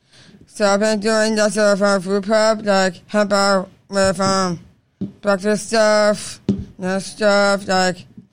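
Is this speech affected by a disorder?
Yes: Down syndrome; congenital.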